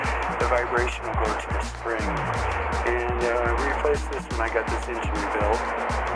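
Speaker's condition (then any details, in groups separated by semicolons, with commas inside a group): No condition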